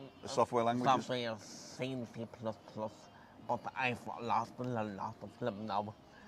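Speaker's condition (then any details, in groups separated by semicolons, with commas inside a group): Cerebral palsy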